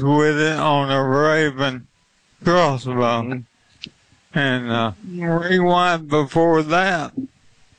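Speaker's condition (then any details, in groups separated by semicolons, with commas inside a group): ALS; limb-onset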